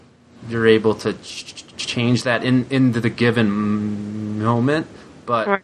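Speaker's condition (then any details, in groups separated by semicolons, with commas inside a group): Stuttering; much struggle at certain times, still hard talking with boss sometimes; described as calm way to stutter; stutters openly, stronger than usual lately, exhausting; repeated words, blocks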